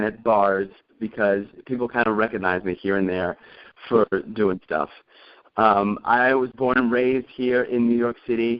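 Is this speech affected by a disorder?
No.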